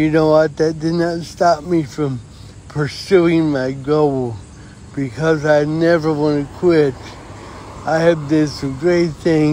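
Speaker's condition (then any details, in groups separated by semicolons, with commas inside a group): Cerebral palsy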